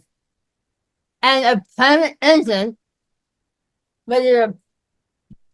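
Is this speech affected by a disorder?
Yes: myasthenia gravis.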